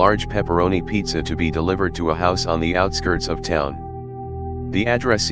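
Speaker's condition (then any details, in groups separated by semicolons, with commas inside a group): No condition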